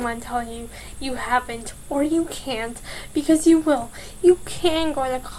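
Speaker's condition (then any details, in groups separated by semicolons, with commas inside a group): Cerebral palsy, mild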